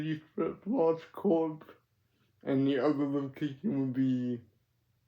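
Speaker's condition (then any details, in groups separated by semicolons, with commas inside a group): Cerebral palsy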